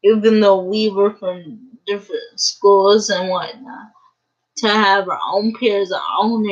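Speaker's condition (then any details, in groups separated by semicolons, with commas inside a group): Cerebral palsy; uses a wheelchair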